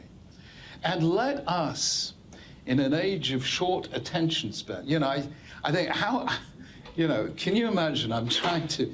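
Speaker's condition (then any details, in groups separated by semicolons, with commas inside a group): No condition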